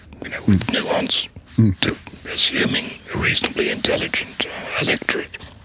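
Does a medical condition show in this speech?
Yes: laryngectomy, voice prosthesis; very quiet, odd manner of speaking, fluent in paragraphs since start of speech therapy.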